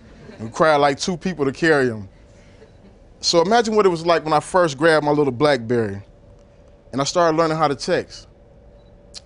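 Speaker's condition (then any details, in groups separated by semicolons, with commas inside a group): No condition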